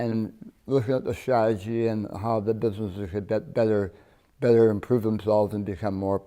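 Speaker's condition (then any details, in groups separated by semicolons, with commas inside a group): Partial glossectomy for tongue cancer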